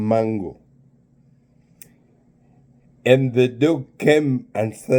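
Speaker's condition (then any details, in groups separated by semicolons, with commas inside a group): Neurological disease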